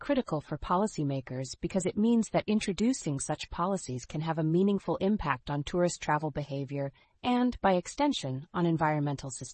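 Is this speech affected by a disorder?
No.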